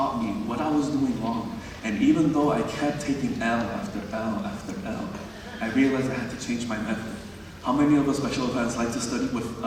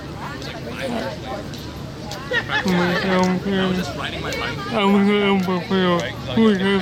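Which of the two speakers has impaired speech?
The second: cerebral palsy; body affected; speech disability.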